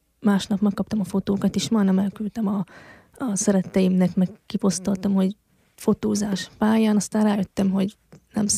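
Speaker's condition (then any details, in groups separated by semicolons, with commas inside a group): Hearing loss since birth; congenital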